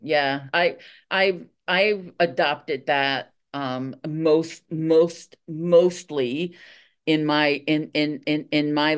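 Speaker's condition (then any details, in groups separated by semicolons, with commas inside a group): Stutter; attends National Stuttering Association conferences; stutters openly, sometimes prefers to just stutter without announcing or explaining it; repeated words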